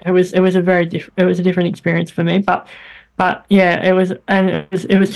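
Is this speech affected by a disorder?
Yes: bilateral cleft lip and palate; congenital bilateral cleft lip and palate, operations from three months, hip bone graft, throat operation; childhood voice squeaky, very airy, nasal, lifelong speech therapy, braces in teens, much improved since.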